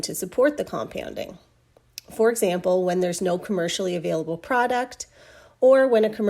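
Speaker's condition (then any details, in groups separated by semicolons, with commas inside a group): No condition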